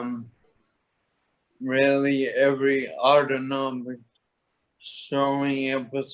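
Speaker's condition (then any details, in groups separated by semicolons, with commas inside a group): Toxic leukoencephalopathy, locked-in syndrome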